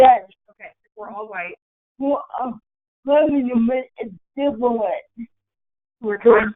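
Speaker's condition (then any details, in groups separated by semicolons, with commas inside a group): Cerebral palsy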